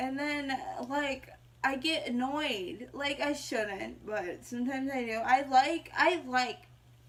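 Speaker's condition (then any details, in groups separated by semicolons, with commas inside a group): Mild cerebral palsy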